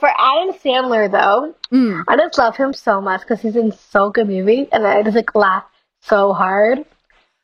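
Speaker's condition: Down syndrome

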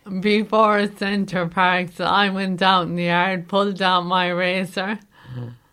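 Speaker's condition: Motor neuron disease; pain at times

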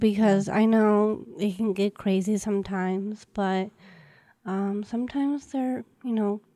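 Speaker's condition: Down syndrome; present since birth

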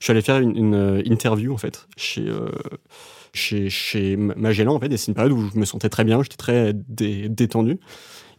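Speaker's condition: Stuttering; stuttering since about age five or six, described as innate, father also stuttered; mild stutter at age 24, daily frustration, uses strategies to contain stuttering; blocks on p or k sounds, worse with stress, fatigue, shyness, fear of stuttering, phone calls; repeated sounds, repeated words, prolonged sounds

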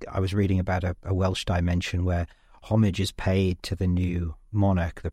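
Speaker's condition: No condition

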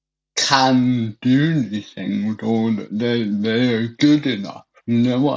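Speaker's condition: Cerebral palsy; wheelchair

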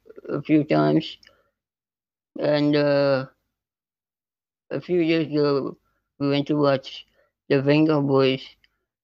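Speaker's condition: Spinal muscular atrophy type 2; neuromuscular

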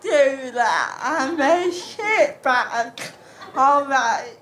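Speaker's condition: Cerebral palsy; since childhood, occasional dribble on chin, mouth held a certain way, fell on stage at Royal Albert Hall; voice described by speaker as cute

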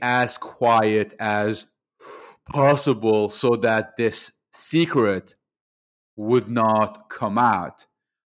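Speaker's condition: Stuttering; stutter since birth, neurological basis, speech therapists in Lebanon childhood to teens, psychologist at 16-17; adult, still stutters audibly, controls stutter with breathing technique learned in UK; stutter much worse before, affects only speaking, not reading or writing, long avoided speaking; prolonged sounds, blocks

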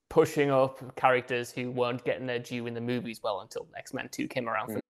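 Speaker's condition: No condition

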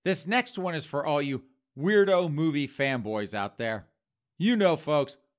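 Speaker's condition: No condition

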